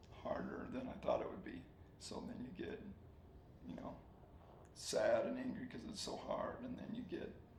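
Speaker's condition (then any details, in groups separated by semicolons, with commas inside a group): ALS; soft spoken, swallowing getting harder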